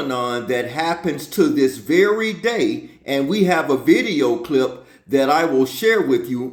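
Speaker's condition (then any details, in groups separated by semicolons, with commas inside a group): No condition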